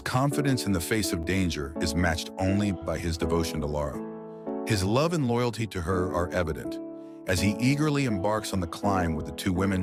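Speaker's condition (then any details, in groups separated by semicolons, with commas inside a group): No condition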